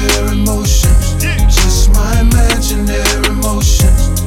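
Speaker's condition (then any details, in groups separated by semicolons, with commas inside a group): No condition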